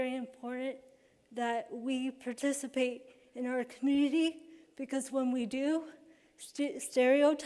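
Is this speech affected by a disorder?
Yes: cerebral palsy.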